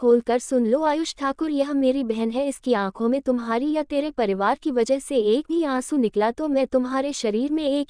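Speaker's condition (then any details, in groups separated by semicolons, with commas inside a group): No condition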